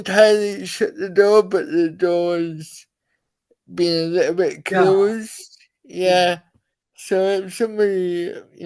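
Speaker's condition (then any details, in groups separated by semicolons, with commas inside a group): Cerebral palsy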